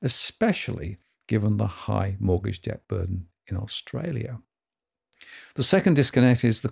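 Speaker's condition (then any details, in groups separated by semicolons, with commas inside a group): No condition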